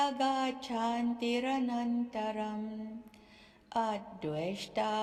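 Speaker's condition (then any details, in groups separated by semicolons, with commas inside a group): No condition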